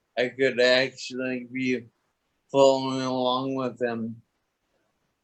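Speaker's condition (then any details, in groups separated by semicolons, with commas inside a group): Toxic leukoencephalopathy, locked-in syndrome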